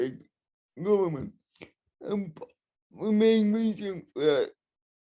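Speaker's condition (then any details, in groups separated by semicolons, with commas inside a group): Cerebral palsy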